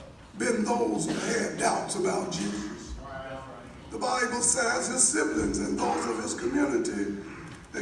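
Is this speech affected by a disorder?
No.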